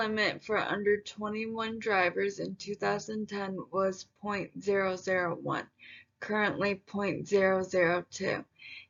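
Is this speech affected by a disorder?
Yes: traumatic brain injury; car crash, leg spasticity, leg braces; years after injury, leg Botox, pump, physical therapy; had tracheostomy and ventilator, relearned speech in therapy.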